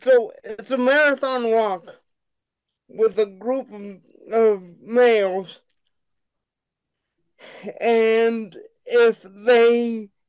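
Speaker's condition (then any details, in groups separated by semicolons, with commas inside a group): Cerebral palsy; unstable voice, pitch goes high and low, speech recognition software produces nonsense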